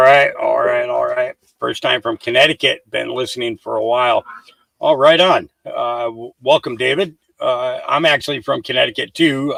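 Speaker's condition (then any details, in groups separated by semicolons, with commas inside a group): No condition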